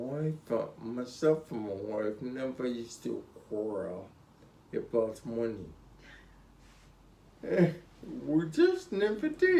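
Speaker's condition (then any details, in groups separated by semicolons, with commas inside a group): Spinocerebellar ataxia (sca7)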